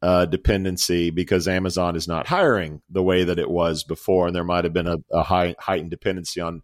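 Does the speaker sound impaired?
No.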